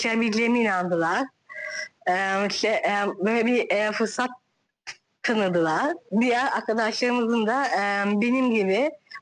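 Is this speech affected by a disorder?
Yes: Down syndrome.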